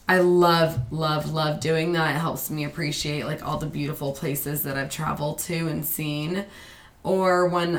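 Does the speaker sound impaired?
No.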